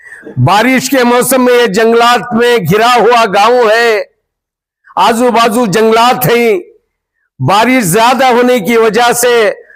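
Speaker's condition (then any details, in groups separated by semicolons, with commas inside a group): No condition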